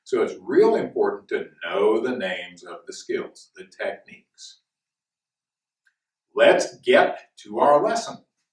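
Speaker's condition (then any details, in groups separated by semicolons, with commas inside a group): No condition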